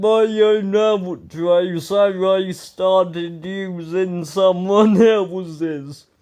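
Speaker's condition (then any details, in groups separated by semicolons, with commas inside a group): Ataxia; speech recently worse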